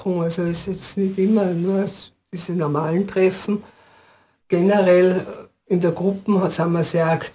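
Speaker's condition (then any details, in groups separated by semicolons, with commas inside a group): Parkinson's disease; ten years since onset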